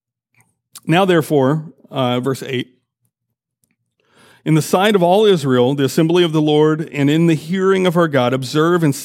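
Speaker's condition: No condition

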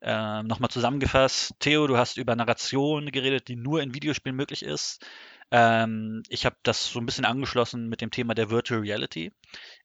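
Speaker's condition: No condition

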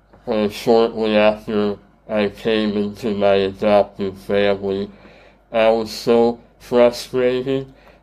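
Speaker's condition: Treacher Collins syndrome; speech therapy

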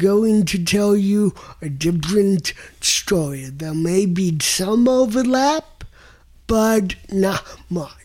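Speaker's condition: Cerebral palsy; onset before three

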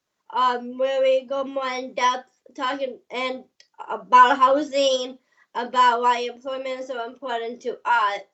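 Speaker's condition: Down syndrome

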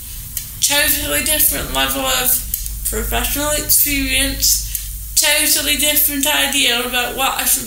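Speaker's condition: Cerebral palsy; drinking and all daily tasks

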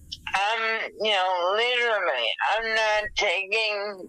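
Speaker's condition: Dysarthria after stroke, thalamic hemorrhage; wheelchair

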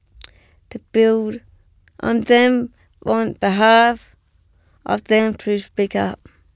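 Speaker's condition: Down syndrome; learning difficulty; age 38

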